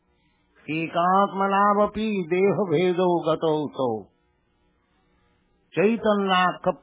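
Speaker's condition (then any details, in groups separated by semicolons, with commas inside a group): No condition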